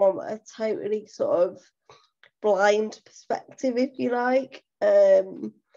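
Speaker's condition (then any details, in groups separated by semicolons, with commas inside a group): Cerebral palsy; full-time wheelchair user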